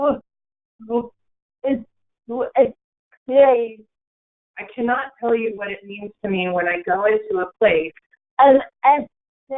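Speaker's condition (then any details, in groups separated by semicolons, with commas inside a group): Cerebral palsy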